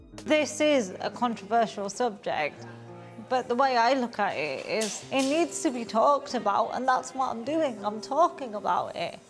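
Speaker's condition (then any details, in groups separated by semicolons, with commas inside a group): Cerebral palsy; sometimes slurred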